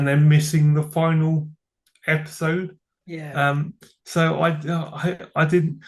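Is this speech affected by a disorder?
Yes: cerebral palsy; from birth.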